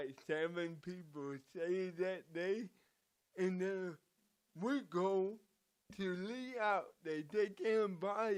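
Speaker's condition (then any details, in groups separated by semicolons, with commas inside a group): Cerebral palsy; from birth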